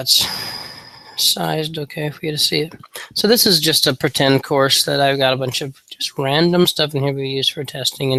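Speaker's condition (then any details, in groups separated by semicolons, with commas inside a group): No condition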